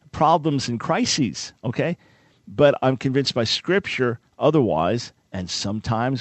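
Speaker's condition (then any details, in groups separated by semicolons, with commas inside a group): No condition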